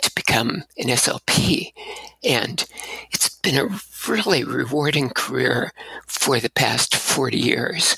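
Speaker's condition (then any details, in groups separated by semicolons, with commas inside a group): Abductor spasmodic dysphonia; voice lost shouting over rock music, diagnosed Fresno State, two damaging surgeries, last 12 years ago; breathy voice, staccato speaking style, shaky tremor when syllables lengthened, voice worse during university years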